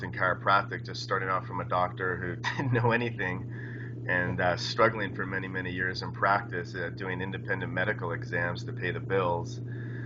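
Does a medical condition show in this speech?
No.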